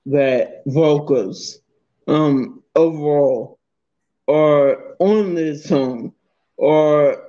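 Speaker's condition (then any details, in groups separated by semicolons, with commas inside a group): Multiple sclerosis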